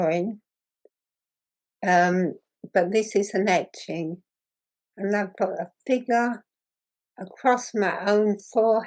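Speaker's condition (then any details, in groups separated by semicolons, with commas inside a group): Muscular dystrophy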